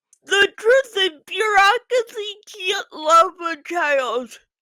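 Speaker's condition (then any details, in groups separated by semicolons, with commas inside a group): Physical speech impairment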